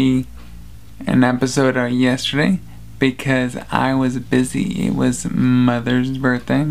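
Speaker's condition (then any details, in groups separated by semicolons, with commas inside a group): Traumatic brain injury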